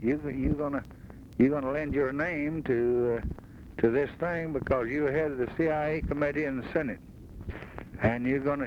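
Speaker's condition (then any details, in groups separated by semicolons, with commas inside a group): No condition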